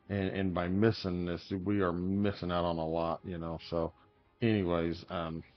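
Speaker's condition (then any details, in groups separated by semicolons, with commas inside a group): No condition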